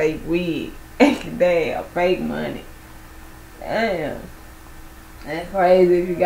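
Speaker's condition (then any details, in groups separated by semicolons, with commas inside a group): Cerebral palsy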